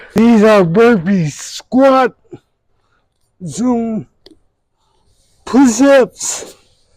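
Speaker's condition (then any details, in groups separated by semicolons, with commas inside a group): Traumatic brain injury; motor vehicle accident; voice affected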